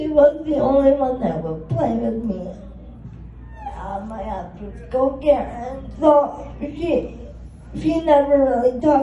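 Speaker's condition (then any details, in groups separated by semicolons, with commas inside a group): Cerebral palsy; wheelchair, daily anti-spasm medicine, physical therapy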